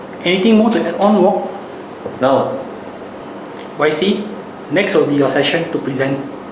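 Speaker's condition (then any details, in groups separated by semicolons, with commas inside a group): No condition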